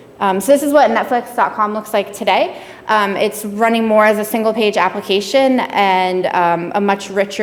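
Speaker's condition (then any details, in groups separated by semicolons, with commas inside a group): No condition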